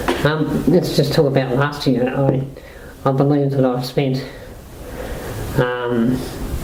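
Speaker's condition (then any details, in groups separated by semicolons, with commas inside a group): Motor neuron disease-like muscle disease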